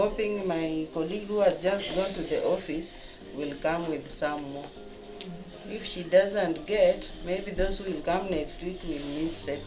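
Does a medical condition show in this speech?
No.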